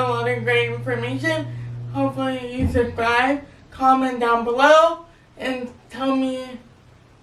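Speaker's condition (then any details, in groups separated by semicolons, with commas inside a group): Cerebral palsy; needs weight-bearing help during transfers; verbal, able to speak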